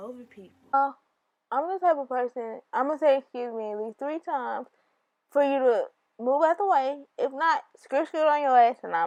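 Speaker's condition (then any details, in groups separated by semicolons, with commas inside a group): Cerebral palsy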